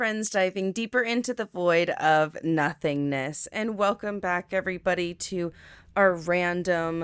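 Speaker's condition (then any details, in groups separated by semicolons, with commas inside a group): No condition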